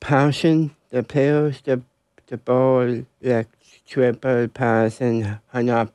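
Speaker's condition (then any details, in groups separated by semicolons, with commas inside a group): Down syndrome; congenital, lifelong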